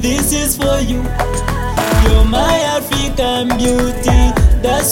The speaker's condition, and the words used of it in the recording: No condition.